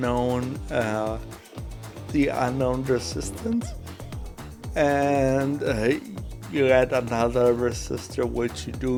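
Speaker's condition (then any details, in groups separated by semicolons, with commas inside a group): Cerebral palsy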